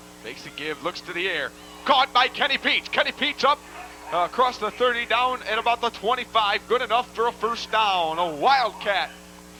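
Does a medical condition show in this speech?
No.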